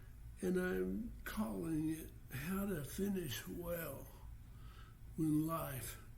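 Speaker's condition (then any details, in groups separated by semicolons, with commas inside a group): Parkinson's disease; stage 3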